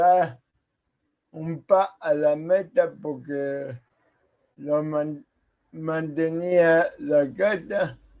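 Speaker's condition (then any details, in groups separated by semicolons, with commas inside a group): Cerebral palsy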